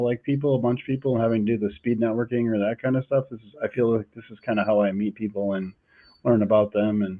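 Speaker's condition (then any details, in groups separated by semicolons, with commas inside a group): No condition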